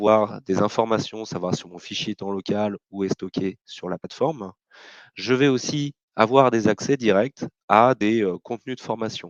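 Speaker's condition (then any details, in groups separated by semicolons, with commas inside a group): No condition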